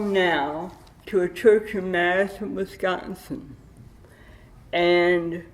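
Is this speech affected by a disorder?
Yes: cerebral palsy with dystonia.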